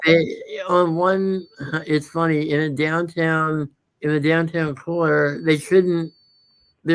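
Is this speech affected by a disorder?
Yes: muscular dystrophy.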